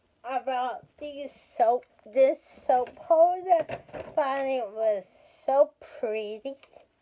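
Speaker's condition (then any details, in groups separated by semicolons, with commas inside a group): Cerebral palsy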